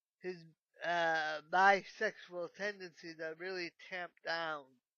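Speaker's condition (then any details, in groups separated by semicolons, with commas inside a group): Cerebral palsy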